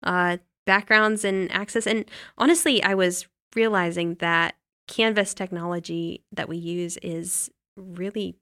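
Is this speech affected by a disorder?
No.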